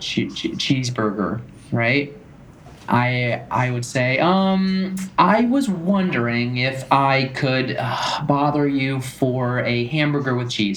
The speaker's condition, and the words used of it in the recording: Stuttering. But no, because I mean, it's so cool that I'm in such a different place with this part of my voice,